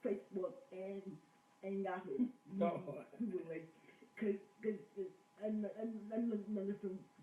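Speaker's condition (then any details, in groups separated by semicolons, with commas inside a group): Cerebral palsy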